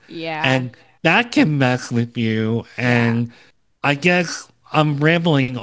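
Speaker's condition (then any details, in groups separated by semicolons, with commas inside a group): Cleft lip and palate, Opitz G/BBB syndrome; earlier low confidence speaking and presenting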